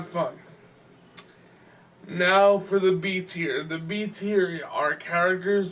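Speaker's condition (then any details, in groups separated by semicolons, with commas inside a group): Cerebral palsy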